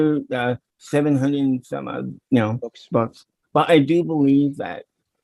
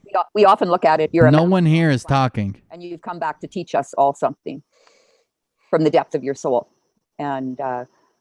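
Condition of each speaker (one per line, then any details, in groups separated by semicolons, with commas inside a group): Cerebral palsy; listeners may not understand speech
No condition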